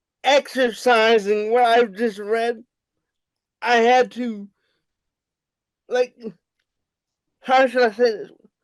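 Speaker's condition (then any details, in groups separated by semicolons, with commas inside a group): Cerebral palsy; wheelchair user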